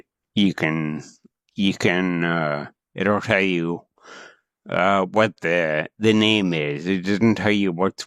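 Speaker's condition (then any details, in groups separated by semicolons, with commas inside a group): Cerebral palsy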